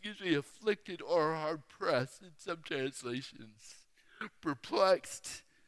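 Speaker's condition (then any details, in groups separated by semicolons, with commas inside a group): Torsional dystonia; sudden onset eighth grade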